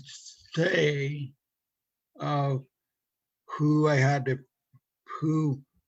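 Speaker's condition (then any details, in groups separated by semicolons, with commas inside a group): Stutter from brain injury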